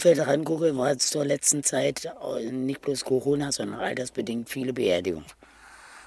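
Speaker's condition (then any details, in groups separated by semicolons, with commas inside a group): Total laryngectomy, total laryngectomy; esophageal and valve speech; total laryngectomy many years ago, fitted tracheal cannula epithesis, narrowed trachea treated surgically and with blocked cannula; speaking valve on cannula, swallowing and eating changed, over 20 kg lost after surgery, weight now stable; two voices, valve voice and esophageal ructus speech, different technique and melody, tires like hoarseness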